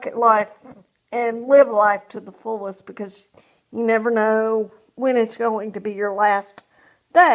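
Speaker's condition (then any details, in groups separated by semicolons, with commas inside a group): Cerebral palsy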